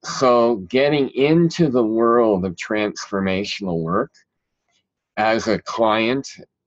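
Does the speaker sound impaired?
Yes: cleft palate; speech impediment still present, talked funny as a child.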